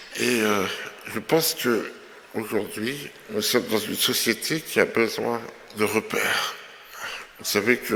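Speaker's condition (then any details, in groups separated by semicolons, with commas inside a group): Myopathy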